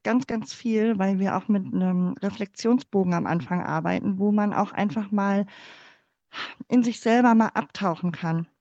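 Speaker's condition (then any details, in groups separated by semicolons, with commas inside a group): Cleft palate; congenital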